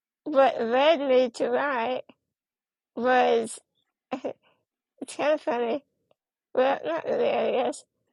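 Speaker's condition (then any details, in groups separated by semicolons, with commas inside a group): Spinal muscular atrophy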